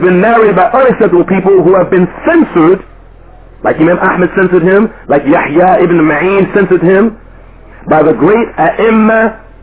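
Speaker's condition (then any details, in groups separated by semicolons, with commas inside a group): No condition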